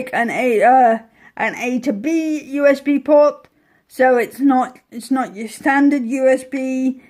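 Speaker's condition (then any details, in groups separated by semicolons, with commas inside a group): Cerebral palsy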